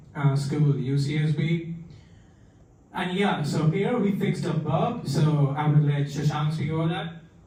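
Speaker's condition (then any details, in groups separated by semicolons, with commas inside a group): No condition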